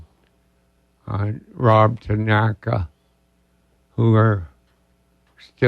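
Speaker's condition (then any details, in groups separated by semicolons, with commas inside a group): ALS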